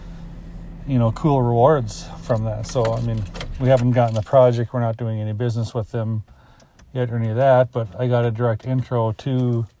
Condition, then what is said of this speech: No condition.